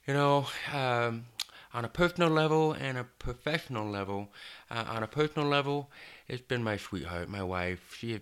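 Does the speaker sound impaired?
Yes: deafness; severe hearing loss from birth, deaf and hard of hearing, no sound for first 2 years; 12 years of intense speech therapy, had to learn how to talk, holds normal dialogue.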